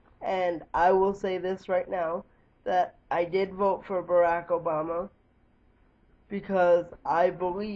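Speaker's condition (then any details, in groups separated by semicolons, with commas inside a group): Cerebral palsy; lifelong, wheelchair user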